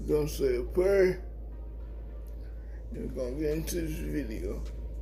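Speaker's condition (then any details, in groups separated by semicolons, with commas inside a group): Cerebral palsy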